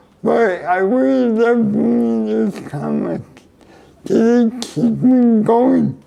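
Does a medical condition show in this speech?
Yes: cerebral palsy; neck surgery went badly.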